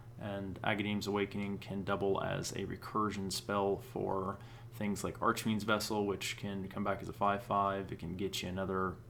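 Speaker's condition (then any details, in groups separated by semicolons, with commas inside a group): No condition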